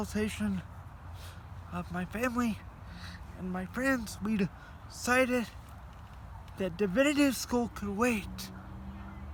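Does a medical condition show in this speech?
Yes: cerebral palsy.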